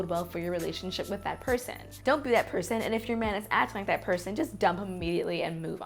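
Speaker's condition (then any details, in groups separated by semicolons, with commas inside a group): No condition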